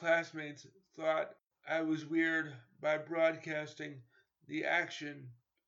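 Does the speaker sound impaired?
Yes: cerebral palsy; cerebral palsy from spinal meningitis contracted at birth in 1972, stroller in early childhood, later crutches.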